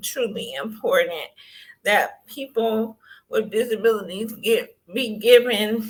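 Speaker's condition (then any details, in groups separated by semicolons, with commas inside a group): Cerebral palsy; wheelchair user, previously walked limitedly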